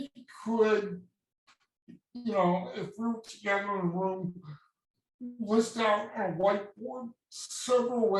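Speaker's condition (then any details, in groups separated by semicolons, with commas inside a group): Cerebral palsy; voice slightly affected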